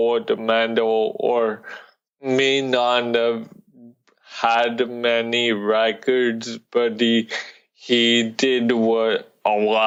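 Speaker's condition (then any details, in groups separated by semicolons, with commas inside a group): Cerebral palsy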